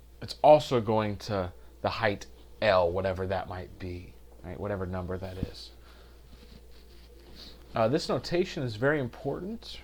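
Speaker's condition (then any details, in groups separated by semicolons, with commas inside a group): No condition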